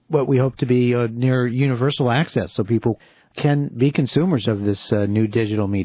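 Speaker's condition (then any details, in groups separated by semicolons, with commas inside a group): No condition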